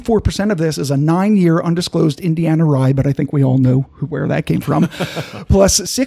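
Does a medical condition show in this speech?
No.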